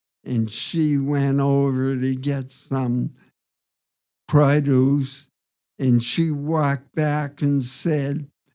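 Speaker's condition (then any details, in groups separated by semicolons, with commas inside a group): Parkinson's disease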